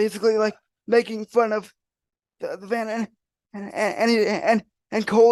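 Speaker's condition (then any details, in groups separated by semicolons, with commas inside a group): Cerebral palsy; wheelchair user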